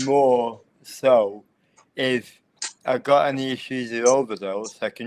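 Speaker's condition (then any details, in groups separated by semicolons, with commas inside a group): Cerebral palsy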